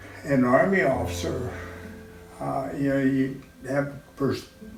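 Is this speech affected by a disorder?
Yes: multiple sclerosis; relapsing-remitting early, leg numbness at onset.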